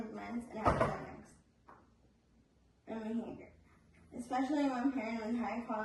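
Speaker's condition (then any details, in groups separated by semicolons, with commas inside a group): Spastic cerebral palsy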